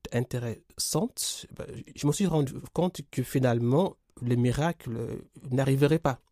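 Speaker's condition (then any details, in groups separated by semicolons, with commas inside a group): Stuttering; since childhood, stuttering family, untreated in Senegal, therapy in France stopped after months, later 5-6 years; stuttering still present, accepted and assumed; prolonged sounds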